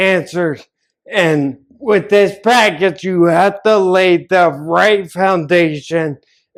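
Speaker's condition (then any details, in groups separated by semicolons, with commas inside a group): Ataxia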